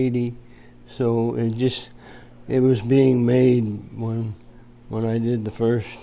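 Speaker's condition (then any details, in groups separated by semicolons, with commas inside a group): Parkinson's disease; managed, under control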